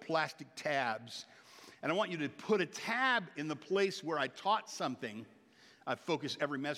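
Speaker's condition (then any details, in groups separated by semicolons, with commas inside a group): No condition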